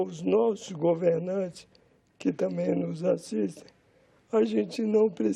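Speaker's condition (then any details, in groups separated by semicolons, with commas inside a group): Amyotrophic lateral sclerosis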